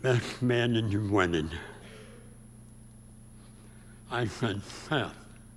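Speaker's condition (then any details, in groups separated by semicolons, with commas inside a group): Severe speech impediment; impediment heard on radio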